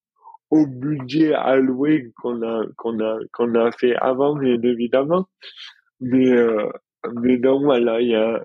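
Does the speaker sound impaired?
Yes: dystonia; rare neurological dystonia, onset in childhood.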